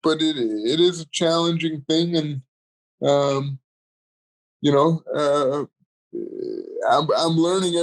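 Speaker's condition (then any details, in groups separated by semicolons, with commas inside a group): Cerebral palsy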